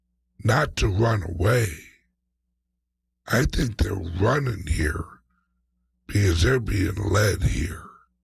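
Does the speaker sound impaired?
Yes: speech impediment, mild; slight speech impediment; occasional, worst on words beginning with b.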